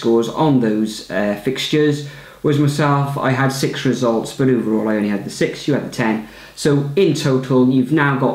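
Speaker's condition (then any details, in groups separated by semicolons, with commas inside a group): No condition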